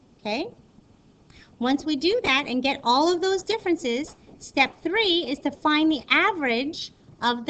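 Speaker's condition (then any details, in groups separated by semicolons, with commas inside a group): No condition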